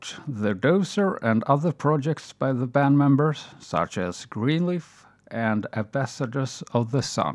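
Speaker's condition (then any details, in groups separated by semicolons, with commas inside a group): No condition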